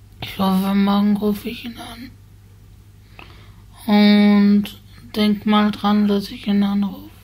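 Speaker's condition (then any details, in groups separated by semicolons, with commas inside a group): Spasticity from birth; multiple sclerosis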